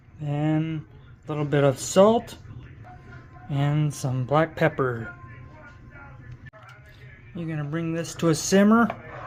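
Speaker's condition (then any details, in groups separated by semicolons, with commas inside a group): No condition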